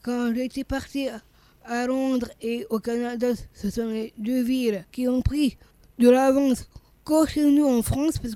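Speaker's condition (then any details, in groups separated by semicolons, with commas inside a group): Down syndrome; congenital, heart malformation, heart surgery at age one after staphylococcus aureus, later reoperated; swallowing problems, slowness, childhood speech therapy to tone tongue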